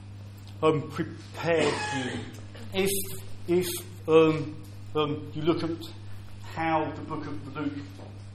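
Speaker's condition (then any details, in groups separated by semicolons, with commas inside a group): Stammer; audible stammer; repeated sounds, prolonged sounds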